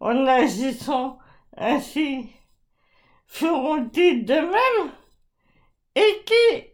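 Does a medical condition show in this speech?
Yes: ALS (Charcot's disease); progressive muscle atrophy throughout body, leading toward complete paralysis; sees speech therapist; voice very severely affected, gradually deteriorating, articulation problems, not a mental impairment.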